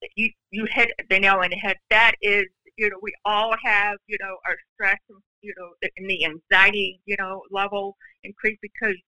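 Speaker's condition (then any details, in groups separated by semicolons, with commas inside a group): Profound deafness; profound hearing loss, uses hearing aid, communicates in sign language; video relay service (VRS) interpreter on phone, hearing aid connected via Bluetooth for calls; speaks for herself in own voice via voice carryover, interpreter signs host's words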